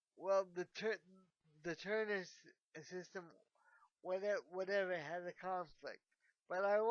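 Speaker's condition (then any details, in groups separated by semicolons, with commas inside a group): Cerebral palsy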